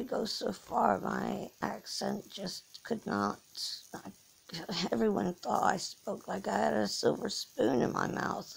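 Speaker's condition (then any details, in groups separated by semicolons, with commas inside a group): Cerebral palsy; from birth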